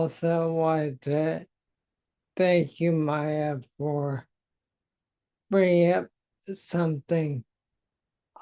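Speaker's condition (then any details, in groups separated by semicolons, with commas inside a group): Multiple sclerosis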